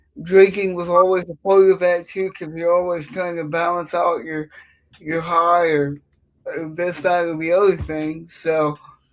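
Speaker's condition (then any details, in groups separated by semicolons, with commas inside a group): Cerebral palsy; affects speech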